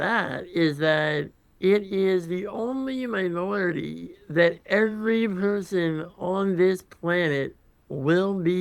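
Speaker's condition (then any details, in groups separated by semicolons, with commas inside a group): Congenital muscular dystrophy; congenital muscular dystrophy, scoliosis surgery, tracheostomy, feeding tube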